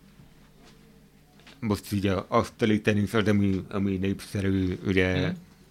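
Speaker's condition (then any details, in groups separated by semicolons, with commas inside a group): Hard of hearing; hearing aid mentioned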